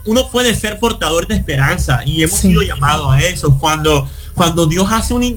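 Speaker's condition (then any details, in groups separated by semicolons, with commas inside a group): Cleft lip and palate; congenital cleft lip and complete cleft palate, no palatal bone, nasal passages joined, seven surgeries; born with no chance of speaking, now speaks, speaks a lot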